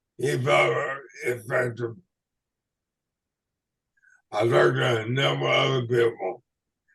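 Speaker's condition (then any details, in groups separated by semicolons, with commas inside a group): ALS/MND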